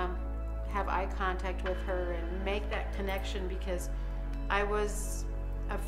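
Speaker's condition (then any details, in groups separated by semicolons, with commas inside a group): No condition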